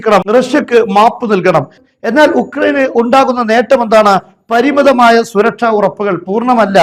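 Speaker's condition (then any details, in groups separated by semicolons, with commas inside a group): No condition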